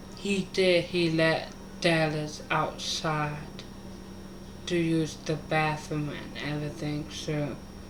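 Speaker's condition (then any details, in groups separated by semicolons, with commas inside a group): Mild cerebral palsy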